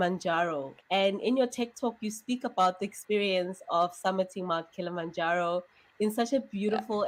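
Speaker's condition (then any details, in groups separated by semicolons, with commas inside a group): No condition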